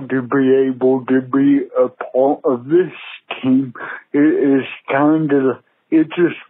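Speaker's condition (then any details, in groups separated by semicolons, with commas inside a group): Cerebral palsy; present from birth, prevented playing sports growing up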